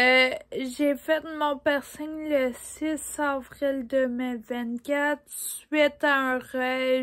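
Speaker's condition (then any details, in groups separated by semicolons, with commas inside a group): Ataxia; degenerative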